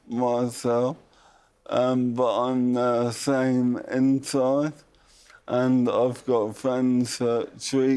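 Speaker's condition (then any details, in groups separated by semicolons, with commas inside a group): Motor neurone disease; about two years since diagnosis, uses wheelchair; sounds different now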